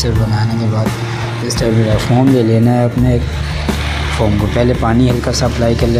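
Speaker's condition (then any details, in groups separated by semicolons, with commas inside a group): No condition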